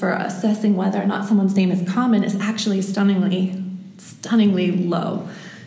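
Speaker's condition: No condition

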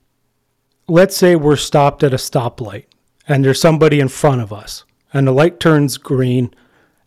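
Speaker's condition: No condition

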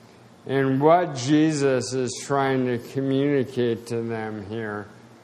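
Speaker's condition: Spasticity, mild; new anti-spasticity drug started 3-4 weeks ago, adds some weakness, may fall; drug affects speech a little, may sound draggy

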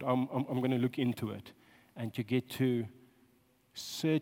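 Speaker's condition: Stuttering; talks long because of stutter; repeated words, prolonged sounds

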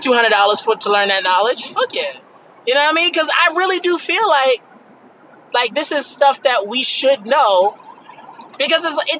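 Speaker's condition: No condition

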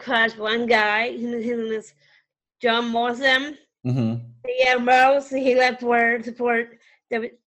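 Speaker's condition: Down syndrome; could not talk and was unintelligible at kindergarten start, music therapy used to slow speech; much improved since childhood, called great public speaker, sings national anthem at games

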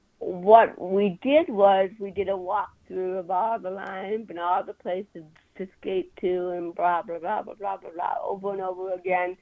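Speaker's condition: Cerebral palsy; movement harder

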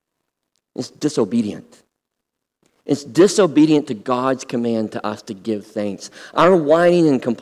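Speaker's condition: Cleft lip and palate; congenital

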